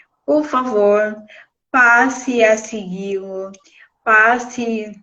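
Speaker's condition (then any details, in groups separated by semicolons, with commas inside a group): Cerebral palsy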